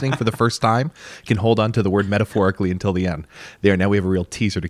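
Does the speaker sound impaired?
No.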